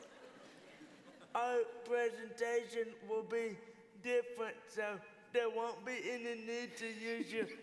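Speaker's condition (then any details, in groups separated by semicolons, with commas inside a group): Cerebral palsy; from birth, uses wheelchair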